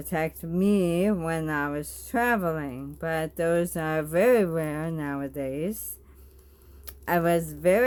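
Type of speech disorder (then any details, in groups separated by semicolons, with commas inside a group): Bulbar dysarthria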